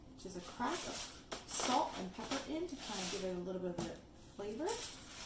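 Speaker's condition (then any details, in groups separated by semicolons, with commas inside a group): No condition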